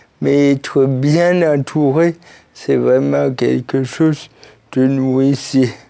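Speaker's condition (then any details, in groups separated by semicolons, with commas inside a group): Cerebral palsy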